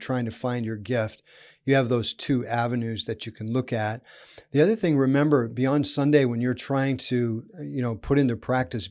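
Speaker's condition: No condition

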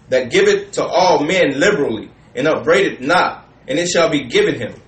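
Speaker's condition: No condition

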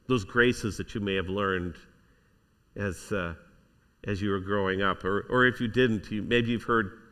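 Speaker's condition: No condition

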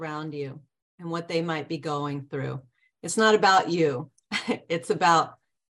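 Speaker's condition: No condition

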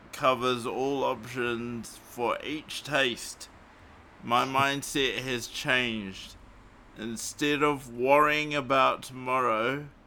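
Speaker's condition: Cerebral palsy; morphine not allowed after it

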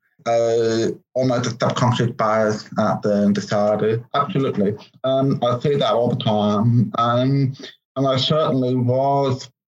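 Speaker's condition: Profound deafness; congenital, born deaf

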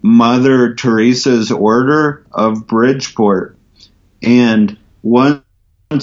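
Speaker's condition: Ataxia from traumatic brain injury; forearm crutches

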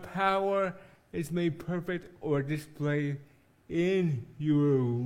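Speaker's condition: Cerebral palsy; congenital, uses wheelchair

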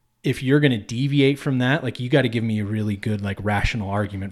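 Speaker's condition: No condition

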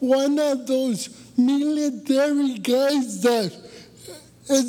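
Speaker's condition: Cerebral palsy; born about two weeks early

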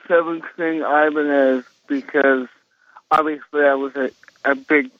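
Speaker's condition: Cerebral palsy; congenital

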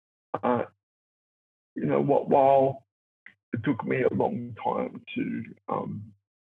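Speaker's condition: Cerebral palsy; affects mobility and walking

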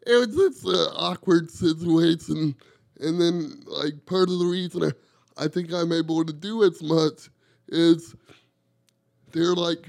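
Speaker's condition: Cerebral palsy; wheelchair user

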